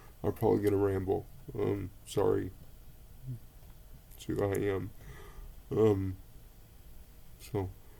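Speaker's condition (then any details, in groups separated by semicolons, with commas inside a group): Cerebral palsy; wheelchair user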